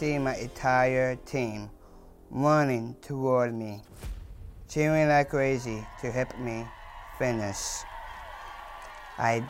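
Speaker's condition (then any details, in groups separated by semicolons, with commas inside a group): Down syndrome, trisomy 21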